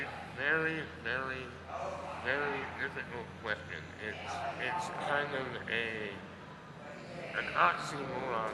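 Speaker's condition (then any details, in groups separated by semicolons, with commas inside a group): Muscular dystrophy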